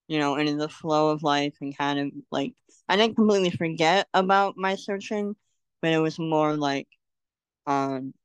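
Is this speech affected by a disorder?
Yes: cleft lip and palate; congenital.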